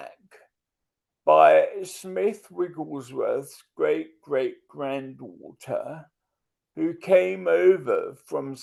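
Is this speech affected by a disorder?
Yes: multiple sclerosis.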